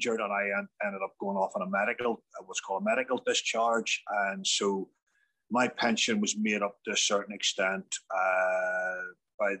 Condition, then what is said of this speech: No condition.